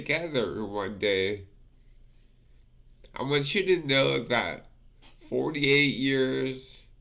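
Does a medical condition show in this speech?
Yes: multiple sclerosis; affects fingers.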